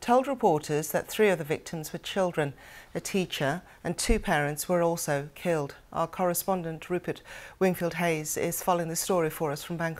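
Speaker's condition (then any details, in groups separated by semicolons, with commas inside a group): No condition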